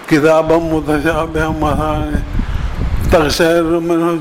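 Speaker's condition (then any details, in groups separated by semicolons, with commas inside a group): Difficulty speaking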